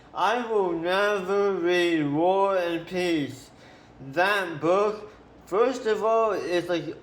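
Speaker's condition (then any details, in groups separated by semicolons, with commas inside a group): Tongue cancer surgery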